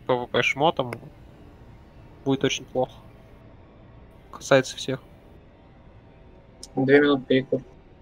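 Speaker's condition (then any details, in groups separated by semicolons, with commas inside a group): No condition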